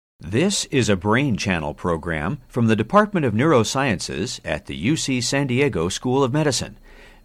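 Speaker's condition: No condition

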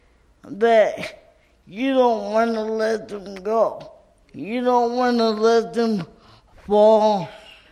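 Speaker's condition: Cerebral palsy; adult, wheelchair user, lives independently without 24-hour support

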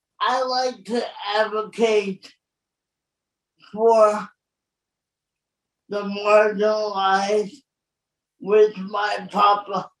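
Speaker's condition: Cerebral palsy; born very premature

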